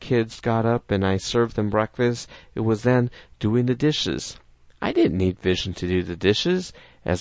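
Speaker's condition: No condition

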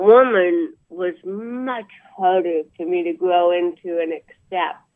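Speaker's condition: Cerebral palsy; deaf, ungraceful movement, very slow handwriting, past spinal cord surgery, walking poor afterward

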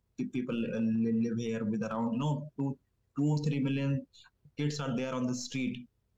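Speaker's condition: Stammering; began around age 10, linked to drinking, violent, abusive father at home; no speech therapy, no fluency techniques used; very few stutters in interview, stutter hardly observed, improving, used to stammer more in English; repeated words, prolonged sounds

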